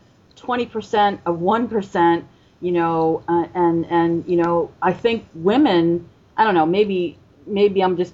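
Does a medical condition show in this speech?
Yes: stuttering; stuttering from age 5, covert most of life, hidden from fear of rejection and social punishment; comfortable with stuttering, no longer hiding it, first NSA covert stuttering exposed workshop four years ago; milder than many who stutter, but not fluent; here repeated words, prolonged sounds.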